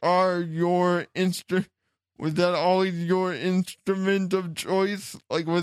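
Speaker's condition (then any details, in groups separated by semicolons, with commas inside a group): Cerebral palsy; chair lifted onto stage by four men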